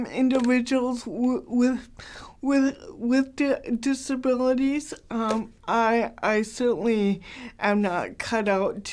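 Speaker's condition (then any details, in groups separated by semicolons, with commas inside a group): Cerebral palsy; very mild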